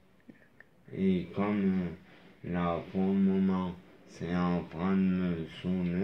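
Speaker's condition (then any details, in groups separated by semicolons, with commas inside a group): Traumatic brain injury; moped accident; about 15 years since injury, injured at 15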